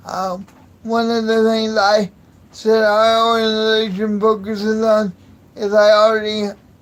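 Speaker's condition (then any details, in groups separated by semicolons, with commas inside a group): Cerebral palsy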